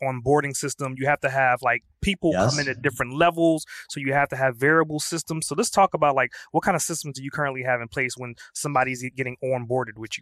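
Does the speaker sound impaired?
No.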